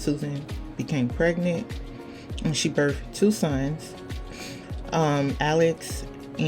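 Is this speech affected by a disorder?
No.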